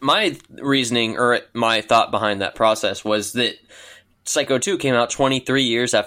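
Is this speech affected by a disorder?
No.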